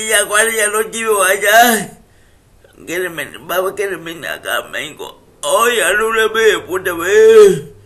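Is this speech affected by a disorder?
Yes: cerebral palsy; uses wheelchair.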